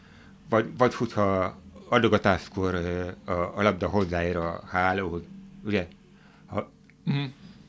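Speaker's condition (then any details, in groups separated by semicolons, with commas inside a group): Hard of hearing; hearing aid use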